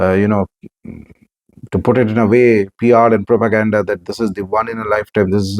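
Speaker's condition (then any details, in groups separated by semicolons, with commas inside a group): No condition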